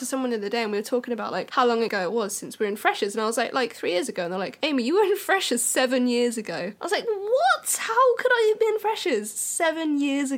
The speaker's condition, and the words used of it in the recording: No condition.